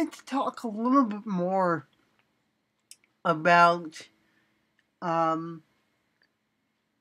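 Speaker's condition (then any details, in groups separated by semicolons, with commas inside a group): Cerebral palsy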